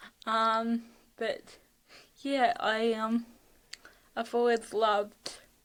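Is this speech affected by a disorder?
Yes: cerebral palsy (athetoid); fatigue.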